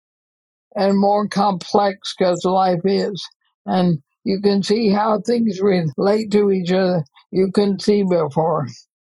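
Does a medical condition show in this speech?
Yes: ALS; gets out of breath easily, gasping while speaking.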